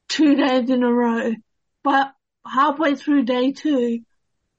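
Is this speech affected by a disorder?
Yes: cerebral palsy; worsened at start of year 12, low energy, poor balance, unable to move for days, therapies during schooling.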